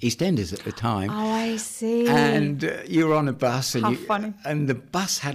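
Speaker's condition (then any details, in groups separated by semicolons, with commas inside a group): No condition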